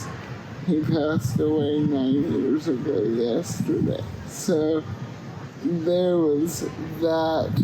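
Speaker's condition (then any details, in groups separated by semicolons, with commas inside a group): Cerebral palsy; cannot walk unaided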